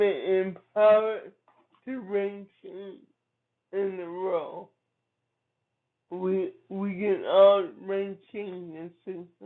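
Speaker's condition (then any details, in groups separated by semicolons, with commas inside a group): Cerebral palsy; from birth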